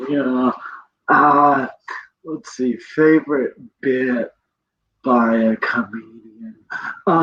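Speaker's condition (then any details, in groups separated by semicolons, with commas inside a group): Cerebral palsy; present from birth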